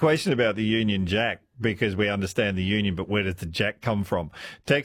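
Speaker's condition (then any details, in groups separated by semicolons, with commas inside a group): No condition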